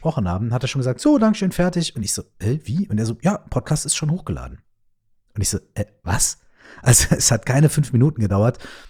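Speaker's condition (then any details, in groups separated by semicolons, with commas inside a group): No condition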